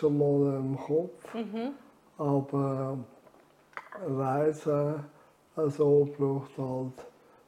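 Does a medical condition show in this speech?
Yes: ALS; diagnosed at age 43, handwriting failed early, uses computer aids with mouse; reduced air makes talking effortful.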